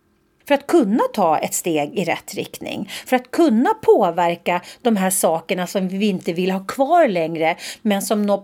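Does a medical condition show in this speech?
No.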